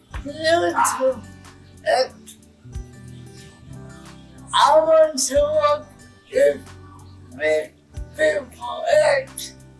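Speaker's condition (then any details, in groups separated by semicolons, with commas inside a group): Cerebral palsy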